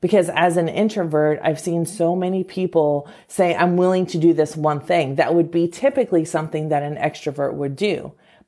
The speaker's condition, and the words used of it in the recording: None; typical speech.